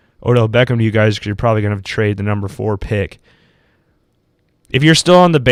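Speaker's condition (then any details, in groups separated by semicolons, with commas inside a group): No condition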